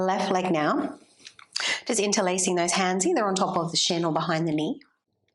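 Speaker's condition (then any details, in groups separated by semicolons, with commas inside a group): No condition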